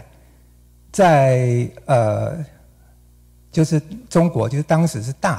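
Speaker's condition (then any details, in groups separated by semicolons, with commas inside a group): No condition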